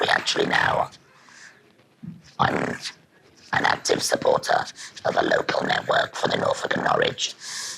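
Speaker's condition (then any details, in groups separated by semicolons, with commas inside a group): Laryngectomy for larynx cancer; after laryngectomy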